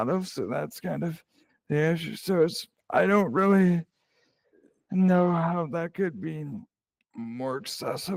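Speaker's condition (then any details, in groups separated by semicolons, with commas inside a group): Cerebral palsy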